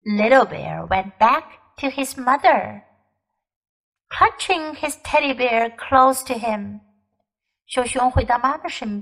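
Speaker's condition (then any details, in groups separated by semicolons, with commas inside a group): No condition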